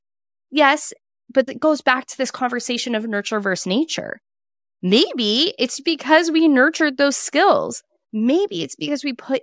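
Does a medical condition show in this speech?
No.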